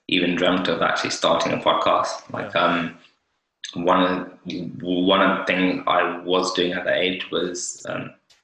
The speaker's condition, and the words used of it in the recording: Stuttering. But I do find it a lot easier to kind of speak and be a bit more comfortable with other people who stutter, like yourself.